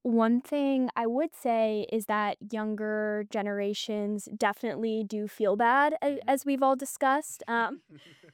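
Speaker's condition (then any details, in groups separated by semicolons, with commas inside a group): No condition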